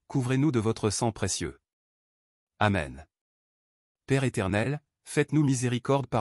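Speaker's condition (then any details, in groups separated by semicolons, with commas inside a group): No condition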